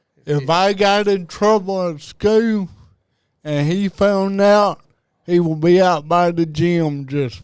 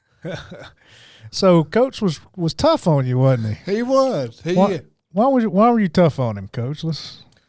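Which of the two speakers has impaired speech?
The first: cerebral palsy; diagnosed at about age two.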